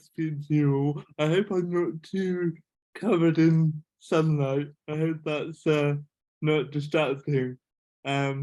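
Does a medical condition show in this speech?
Yes: cerebral palsy.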